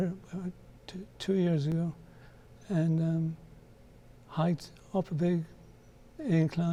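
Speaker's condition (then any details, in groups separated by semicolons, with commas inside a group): Parkinson's disease; deep brain stimulation, left leg onset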